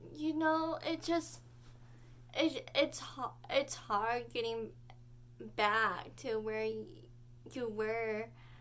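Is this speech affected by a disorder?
Yes: cerebral palsy.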